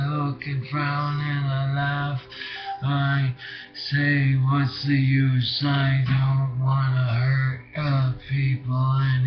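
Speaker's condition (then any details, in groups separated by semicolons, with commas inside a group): Brain injury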